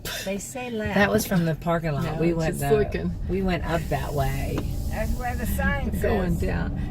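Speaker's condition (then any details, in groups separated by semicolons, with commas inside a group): No condition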